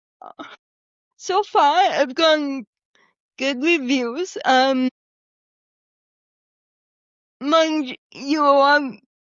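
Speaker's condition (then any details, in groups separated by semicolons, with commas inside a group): Cerebral palsy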